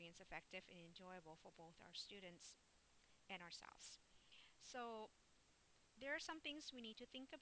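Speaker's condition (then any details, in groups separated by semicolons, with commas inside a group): No condition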